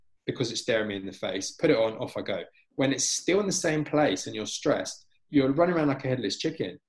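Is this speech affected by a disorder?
No.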